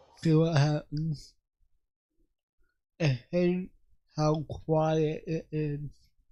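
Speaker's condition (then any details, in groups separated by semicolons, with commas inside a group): Cerebral palsy; affects voice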